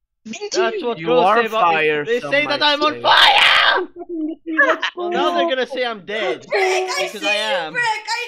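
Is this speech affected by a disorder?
No.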